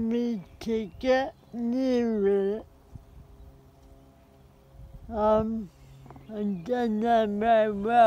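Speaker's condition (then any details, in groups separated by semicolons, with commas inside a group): Cerebral palsy; spastic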